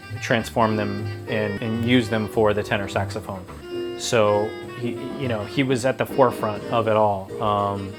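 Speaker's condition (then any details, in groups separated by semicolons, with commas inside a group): No condition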